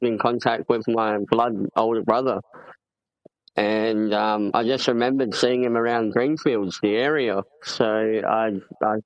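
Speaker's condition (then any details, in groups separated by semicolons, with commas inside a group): Cleft palate; congenital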